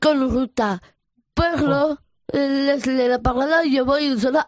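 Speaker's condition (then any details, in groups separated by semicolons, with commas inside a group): Down syndrome; congenital, extra chromosome 21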